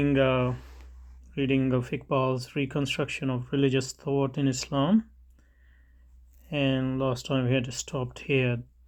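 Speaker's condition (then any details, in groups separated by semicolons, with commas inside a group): No condition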